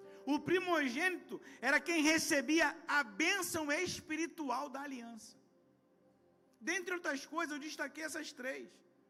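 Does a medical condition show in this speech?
No.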